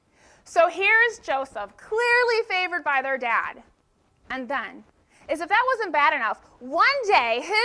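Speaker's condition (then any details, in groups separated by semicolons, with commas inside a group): No condition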